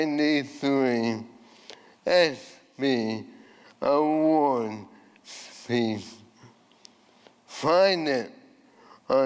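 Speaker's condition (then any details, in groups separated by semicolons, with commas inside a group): ALS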